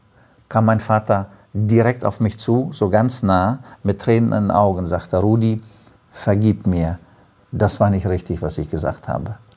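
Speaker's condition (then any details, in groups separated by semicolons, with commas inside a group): No condition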